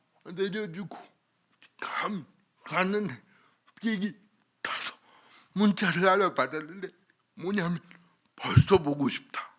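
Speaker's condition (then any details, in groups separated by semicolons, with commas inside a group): Cerebral palsy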